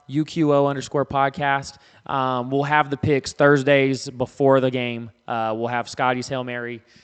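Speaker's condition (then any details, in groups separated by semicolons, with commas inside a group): No condition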